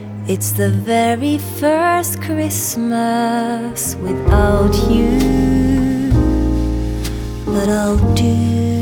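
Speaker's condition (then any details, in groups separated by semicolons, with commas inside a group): No condition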